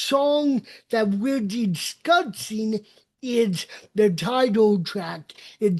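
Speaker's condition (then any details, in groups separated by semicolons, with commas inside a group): Cerebral palsy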